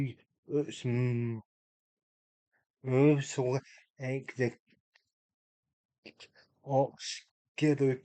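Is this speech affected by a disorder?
Yes: cerebral palsy; unable to walk.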